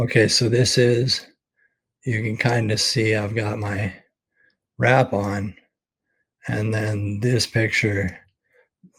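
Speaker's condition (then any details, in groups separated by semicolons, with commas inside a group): ALS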